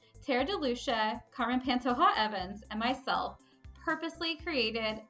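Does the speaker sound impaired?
No.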